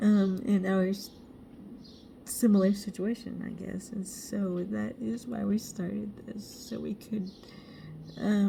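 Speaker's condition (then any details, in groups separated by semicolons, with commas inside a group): Cerebral palsy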